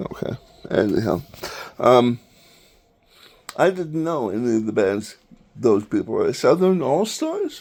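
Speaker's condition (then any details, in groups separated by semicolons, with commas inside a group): Tongue cancer surgery, tongue graft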